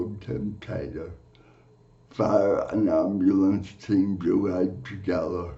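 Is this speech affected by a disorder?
Yes: cerebral palsy; from birth.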